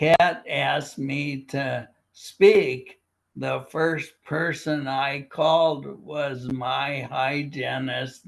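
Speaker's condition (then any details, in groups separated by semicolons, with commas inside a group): Primary lateral sclerosis, bulbar onset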